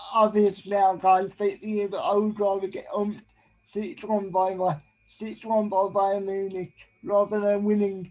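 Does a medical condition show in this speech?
Yes: cerebral palsy.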